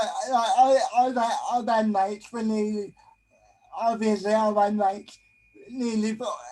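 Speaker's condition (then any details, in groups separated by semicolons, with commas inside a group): Cerebral palsy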